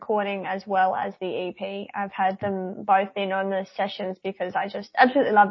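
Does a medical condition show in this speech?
Yes: cleft palate; congenital cleft palate, no palate roof at birth, repair surgeries at 18 months, palate later stretched; palate not closing correctly before revision, now projects with ease, more singing control.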